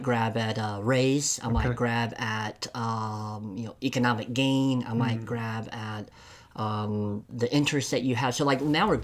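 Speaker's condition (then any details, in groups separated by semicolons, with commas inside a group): Cleft lip and palate; congenital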